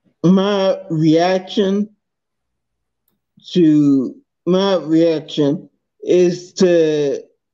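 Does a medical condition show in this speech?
Yes: multiple sclerosis.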